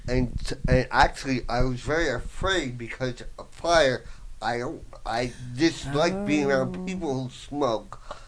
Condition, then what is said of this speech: Brain injury. Well, my biggest challenge is when I speak to people either think I'm dumb or I'm retired or something else is wrong.